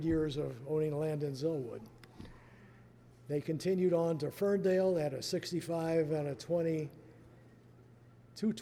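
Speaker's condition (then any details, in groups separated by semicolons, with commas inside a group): No condition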